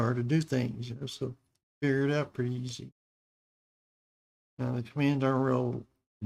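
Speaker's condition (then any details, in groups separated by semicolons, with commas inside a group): Parkinson's disease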